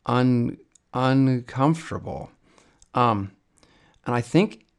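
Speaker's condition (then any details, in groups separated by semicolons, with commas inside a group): Stuttering; persistent adult stutter since childhood, fluency shaping then acceptance therapy, permanently worse after harsh therapist; aims to stutter better, deliberate stutters, prolongations, repetitions, recent ADHD diagnosis, medication helps notice own stuttering; blocks, lip modification to conceal stutter, very slow clinic speech fluent but rejected; repeated sounds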